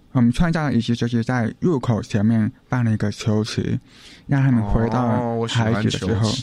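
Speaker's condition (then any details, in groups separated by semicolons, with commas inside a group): Hearing impairment; wears hearing aids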